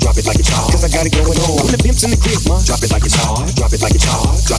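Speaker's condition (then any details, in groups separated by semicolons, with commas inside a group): No condition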